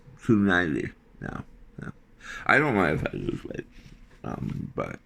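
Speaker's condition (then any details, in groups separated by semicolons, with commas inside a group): Tongue cancer surgery, tongue graft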